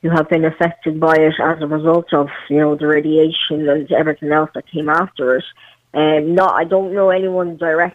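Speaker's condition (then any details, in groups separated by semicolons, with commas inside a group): Cleft palate; congenital, parental Chernobyl radiation, premature birth, over 20 surgeries, webbed legs, amputation, prosthetic limb since 12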